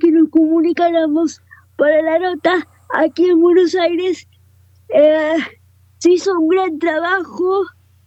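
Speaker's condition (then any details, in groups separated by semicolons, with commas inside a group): Cerebral palsy, quadriparesis; wheelchair user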